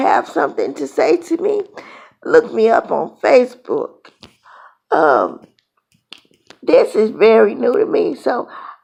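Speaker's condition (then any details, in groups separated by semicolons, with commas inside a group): Cerebral palsy; born two months premature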